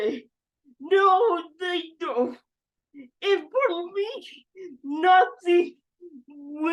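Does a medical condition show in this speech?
Yes: cerebral palsy; oxygen deprivation at birth.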